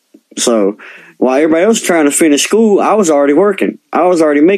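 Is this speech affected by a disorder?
Yes: cleft lip and palate; present from birth.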